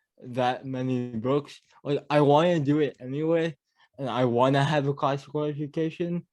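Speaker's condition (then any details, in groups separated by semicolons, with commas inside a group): Cerebral palsy; mild speech impediment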